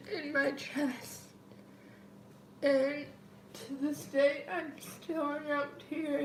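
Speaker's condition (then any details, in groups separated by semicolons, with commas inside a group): Cerebral palsy, mild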